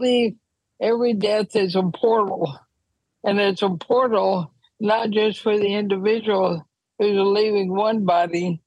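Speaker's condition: ALS; wheelchair use when traveling

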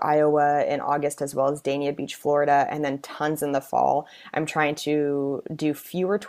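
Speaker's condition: No condition

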